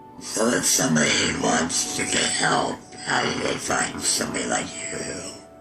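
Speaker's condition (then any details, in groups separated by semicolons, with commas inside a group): Laryngectomy; tongue cancer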